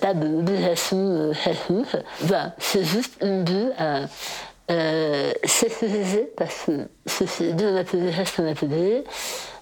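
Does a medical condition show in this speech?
Yes: total glossectomy; base of tongue cancer, flap necrosis, ventilator via tracheostomy, temporary laryngectomy, nasogastric tube; eats everything perfectly again; voice deeper before diagnosis, incomprehensible after surgery, intensive speech therapy at CRIL, sister understood.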